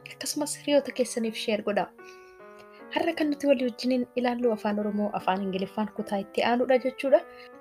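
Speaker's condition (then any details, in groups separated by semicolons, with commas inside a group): No condition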